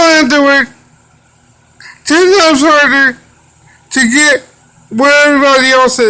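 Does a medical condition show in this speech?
Yes: cerebral palsy; wheelchair user.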